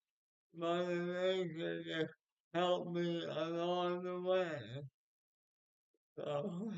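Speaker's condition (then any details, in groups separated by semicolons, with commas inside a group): Speech impairment after birth surgery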